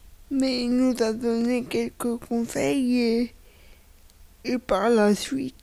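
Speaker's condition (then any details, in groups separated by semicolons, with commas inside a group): Cerebral palsy; cerebral palsy from lack of oxygen at birth, all motor function damaged, cognition intact, wheelchair user; speech and expression disability, articulation on radio needs considerable effort and concentration, slight stumbling on early questions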